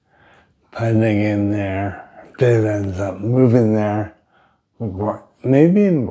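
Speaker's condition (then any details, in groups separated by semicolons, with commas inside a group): Brain injury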